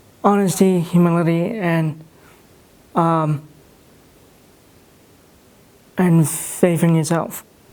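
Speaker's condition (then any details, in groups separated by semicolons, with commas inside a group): Cerebral palsy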